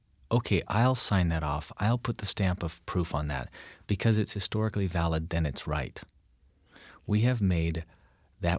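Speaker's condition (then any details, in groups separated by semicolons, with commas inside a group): No condition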